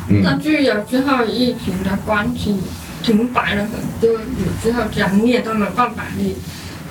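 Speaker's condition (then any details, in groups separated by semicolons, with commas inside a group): Hearing impairment; formerly reluctant to speak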